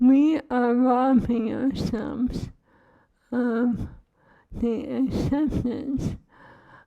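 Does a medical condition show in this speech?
Yes: ALS; feeding tube; swallowing lost.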